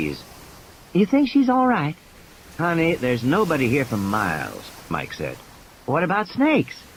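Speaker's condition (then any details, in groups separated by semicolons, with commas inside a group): No condition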